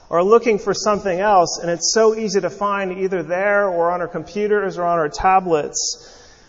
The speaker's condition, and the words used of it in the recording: None; typical speech.